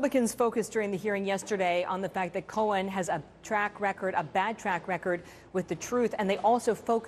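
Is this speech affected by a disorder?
No.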